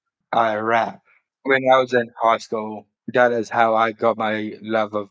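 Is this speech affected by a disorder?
Yes: Down syndrome; later diagnosed with autism.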